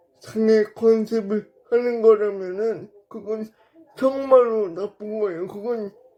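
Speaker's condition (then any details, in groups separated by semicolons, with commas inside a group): Brain lesion disability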